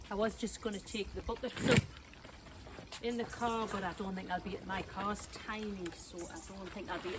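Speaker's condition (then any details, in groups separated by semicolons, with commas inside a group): No condition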